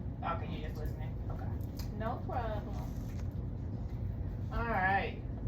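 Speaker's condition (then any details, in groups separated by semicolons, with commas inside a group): No condition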